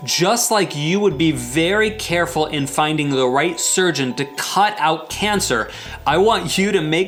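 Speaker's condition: No condition

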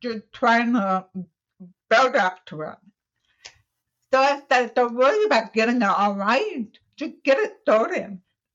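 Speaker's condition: Deaf, cochlear implant user; hearing aid ages one to 33

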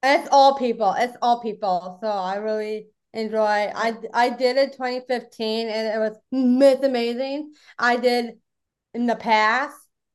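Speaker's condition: Down syndrome; Down syndrome from birth, born without esophagus, blocked bowel, surgery right after birth, cord wrapped around throat three times; may be a little hard to understand, mother helps a little, host understood nearly everything, host once asked for a repeat

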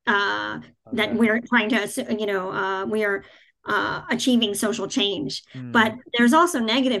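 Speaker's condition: Cleft palate, cleft palate without cleft lip; not visible

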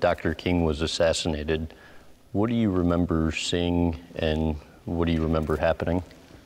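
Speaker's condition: No condition

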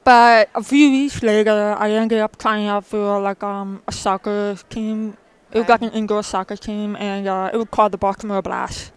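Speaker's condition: Profound deafness, born profoundly deaf in both ears; congenital profound deafness in both ears

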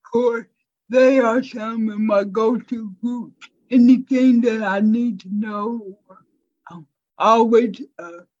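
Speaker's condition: Cerebral palsy; from birth; speech impairment, voice sounds different, strangers wrongly assume cognitive disability on hearing voice

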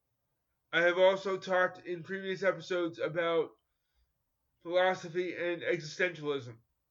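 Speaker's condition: Cerebral palsy; coordination issues, uses crutches; ongoing physical therapy, personal training

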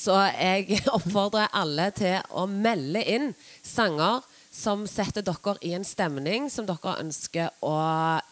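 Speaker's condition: No condition

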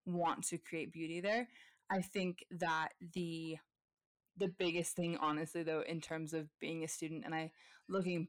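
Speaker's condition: No condition

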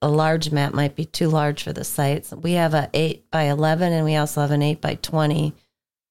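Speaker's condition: No condition

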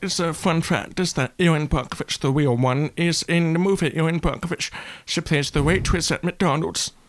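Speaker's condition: Deafness; brown cochlear implant on side of head

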